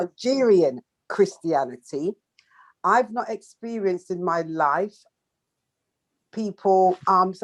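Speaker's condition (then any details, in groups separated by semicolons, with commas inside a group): No condition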